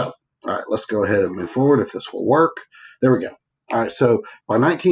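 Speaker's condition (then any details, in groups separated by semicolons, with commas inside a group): No condition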